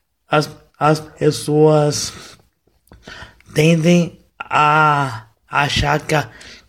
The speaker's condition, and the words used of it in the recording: Cerebral palsy. Mas eu garanto a você que apesar da a voz ser ruim, a mensagem é boa.